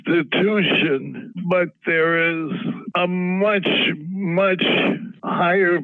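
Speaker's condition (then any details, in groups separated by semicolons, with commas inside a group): Parkinson's disease; symptoms treated with cannabis, preferred by tincture dropper, THC-CBD strains relieve anxiety and pain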